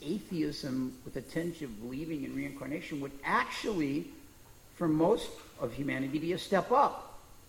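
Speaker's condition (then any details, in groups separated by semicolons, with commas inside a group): No condition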